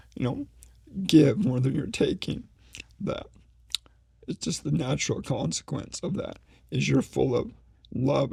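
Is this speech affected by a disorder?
Yes: ALS; needs voice rest during conversation.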